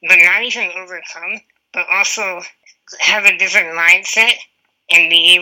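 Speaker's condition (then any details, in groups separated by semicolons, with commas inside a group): Spinal muscular atrophy; wheelchair user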